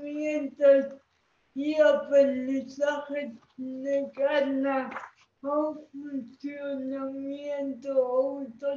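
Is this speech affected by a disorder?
Yes: cerebral palsy.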